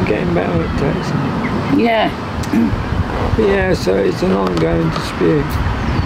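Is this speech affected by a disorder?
Yes: motor neurone disease.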